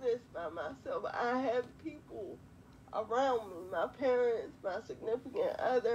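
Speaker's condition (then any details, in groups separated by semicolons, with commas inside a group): Quadriplegic cerebral palsy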